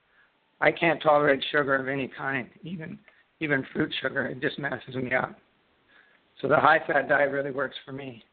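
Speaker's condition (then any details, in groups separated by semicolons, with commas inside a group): Parkinson's disease; left-sided onset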